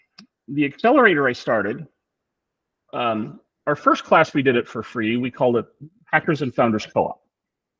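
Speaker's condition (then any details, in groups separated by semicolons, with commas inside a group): No condition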